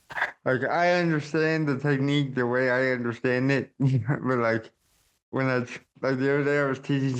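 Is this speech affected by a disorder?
Yes: cerebral palsy; caused by stroke at birth.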